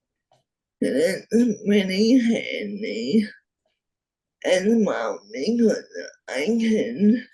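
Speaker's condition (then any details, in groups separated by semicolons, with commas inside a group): Friedreich's ataxia; neuromuscular condition; can no longer type; speech impairment, worsened over time, briefly used speech software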